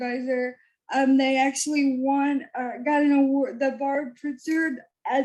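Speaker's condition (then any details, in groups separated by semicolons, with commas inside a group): Cerebral palsy; from birth, wheelchair user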